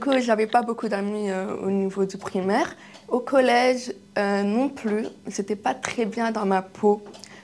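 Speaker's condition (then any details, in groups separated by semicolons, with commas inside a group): Deafness, acquired deafness, kidney-disease related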